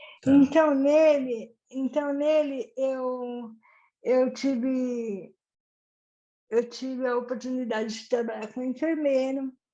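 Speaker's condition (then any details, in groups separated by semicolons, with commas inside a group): Cerebral palsy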